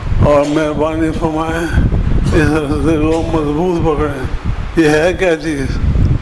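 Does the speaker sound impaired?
Yes: difficulty speaking.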